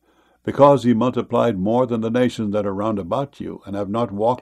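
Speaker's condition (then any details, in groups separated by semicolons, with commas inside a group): No condition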